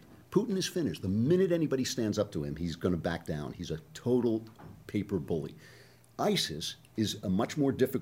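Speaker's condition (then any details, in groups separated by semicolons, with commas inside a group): No condition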